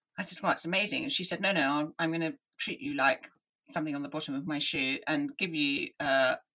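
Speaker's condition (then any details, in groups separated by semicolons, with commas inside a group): Deafness; deaf from early age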